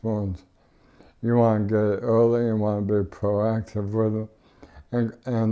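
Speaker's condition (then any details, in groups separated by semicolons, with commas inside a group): ALS; no tracheostomy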